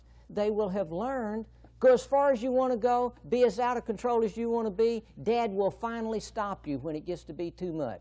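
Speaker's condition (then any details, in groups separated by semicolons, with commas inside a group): No condition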